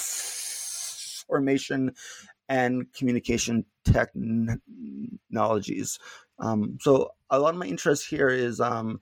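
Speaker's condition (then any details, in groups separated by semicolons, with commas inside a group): Stuttering; not stuttering much during this interview; little stuttering currently; prolonged sounds, blocks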